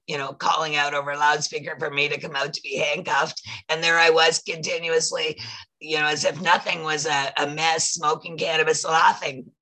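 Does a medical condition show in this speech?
Yes: voice loss after throat polyp; polyp from years of singing and talking blocked throat, emergency throat surgery, tracheotomy warned possible; two years after throat surgery, working with vocal coach to regain voice; smoker-like voice from throat surgery not smoking, whole voice affected, still recovering.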